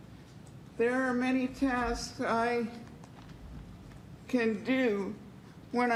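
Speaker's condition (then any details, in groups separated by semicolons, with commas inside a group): Cerebral palsy; physical limitations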